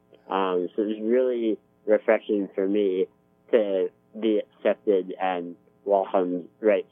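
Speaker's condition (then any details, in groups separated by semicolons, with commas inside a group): Spinal muscular atrophy, type 2; weighs 65 pounds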